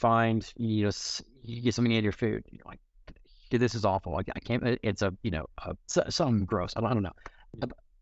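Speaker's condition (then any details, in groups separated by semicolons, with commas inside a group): Stuttering; stutters in conversation; repeated sounds, repeated words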